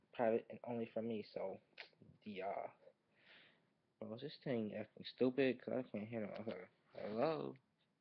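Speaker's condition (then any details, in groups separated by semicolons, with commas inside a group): No condition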